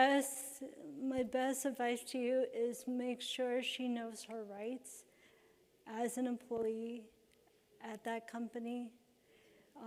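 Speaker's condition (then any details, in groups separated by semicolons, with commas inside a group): Cerebral palsy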